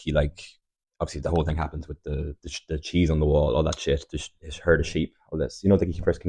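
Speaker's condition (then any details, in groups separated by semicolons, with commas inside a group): No condition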